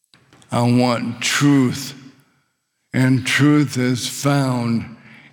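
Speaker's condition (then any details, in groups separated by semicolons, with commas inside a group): ALS; couldn't breathe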